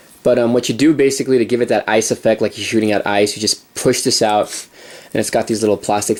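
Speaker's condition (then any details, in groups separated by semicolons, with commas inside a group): No condition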